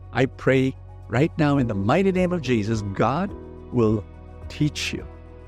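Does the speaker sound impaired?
No.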